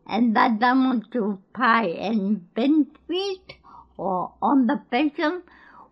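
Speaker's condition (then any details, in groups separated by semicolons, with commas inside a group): Cerebral palsy; cerebral palsy since birth, born in Greece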